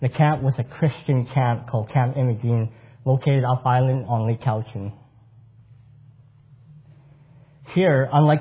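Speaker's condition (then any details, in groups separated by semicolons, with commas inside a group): Cleft palate; congenital cleft palate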